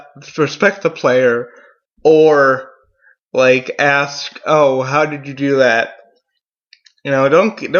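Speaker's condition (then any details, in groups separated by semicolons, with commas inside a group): Cerebral palsy; mild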